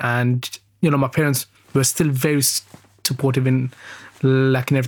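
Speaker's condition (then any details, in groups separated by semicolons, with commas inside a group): Stammer; onset age 4-5, lifelong, self-referred free NHS speech therapy at 19, focused on acceptance; adult, still stammers, stammered less while acting during recording; worse when tired, own name hard to say, less with dramatic speech, hand movements; prolonged sounds, blocks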